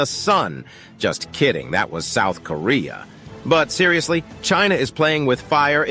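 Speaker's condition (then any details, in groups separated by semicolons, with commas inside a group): No condition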